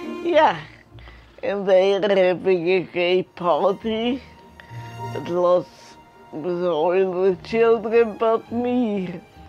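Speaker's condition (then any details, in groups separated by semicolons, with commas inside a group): Multiple sclerosis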